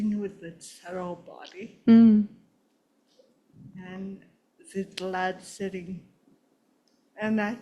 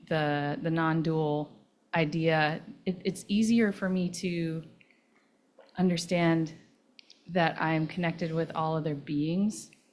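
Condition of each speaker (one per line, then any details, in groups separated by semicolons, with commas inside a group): Cerebral palsy; since birth; body held certain way, constant tension
No condition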